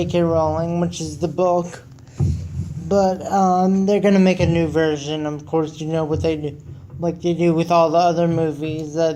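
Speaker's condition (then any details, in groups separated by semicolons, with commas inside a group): Cerebral palsy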